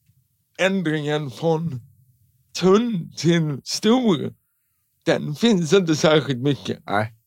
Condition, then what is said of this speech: Cerebral palsy. Till och med jag med talfel fixar det.